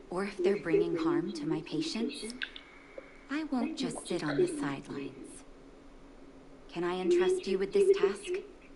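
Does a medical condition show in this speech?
No.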